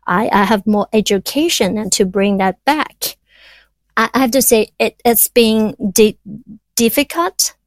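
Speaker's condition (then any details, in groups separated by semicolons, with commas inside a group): Stuttering; stuttering with blocks, speech therapy with Dr. Merson at local hospital, told no cure; still stutters after therapy with Dr. Merson, connected to self-help groups and stuttering community; once blocked two minutes in total silence at grad class presentation; repeated sounds, repeated words, prolonged sounds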